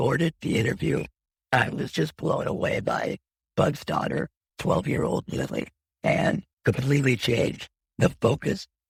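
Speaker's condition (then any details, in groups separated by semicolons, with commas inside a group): Laryngectomy; voice box removed after radiation for head and neck cancer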